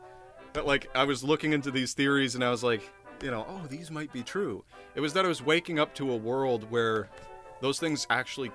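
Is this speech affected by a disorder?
No.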